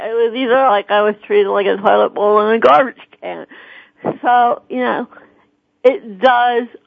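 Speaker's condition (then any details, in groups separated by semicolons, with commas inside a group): Cerebral palsy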